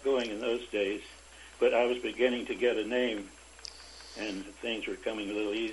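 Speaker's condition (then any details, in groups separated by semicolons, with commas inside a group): Parkinson's disease; interview recorded by telephone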